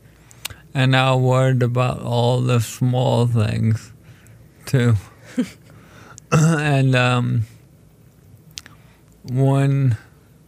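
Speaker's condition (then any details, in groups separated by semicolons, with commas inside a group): ALS; told condition is terminal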